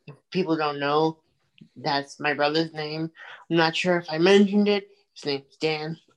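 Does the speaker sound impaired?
Yes: cerebral palsy; multiple surgeries since infancy.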